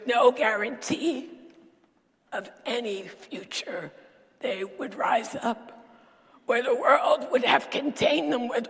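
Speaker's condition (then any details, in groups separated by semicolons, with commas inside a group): Dysphonia; sultry voice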